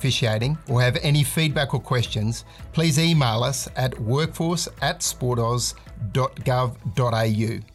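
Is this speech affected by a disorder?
No.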